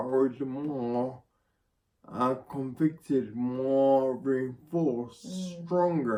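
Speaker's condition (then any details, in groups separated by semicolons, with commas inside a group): Spinocerebellar ataxia (sca7)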